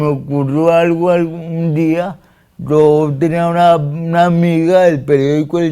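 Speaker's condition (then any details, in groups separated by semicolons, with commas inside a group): Cerebral palsy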